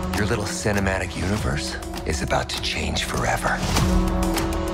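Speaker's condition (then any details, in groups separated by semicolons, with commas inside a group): No condition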